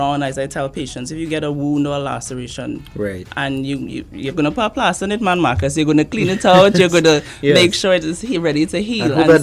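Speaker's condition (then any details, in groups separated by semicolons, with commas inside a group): No condition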